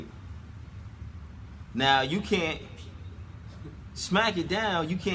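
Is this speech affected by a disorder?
No.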